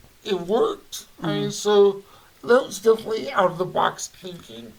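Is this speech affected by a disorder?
Yes: cerebral palsy; voice affected.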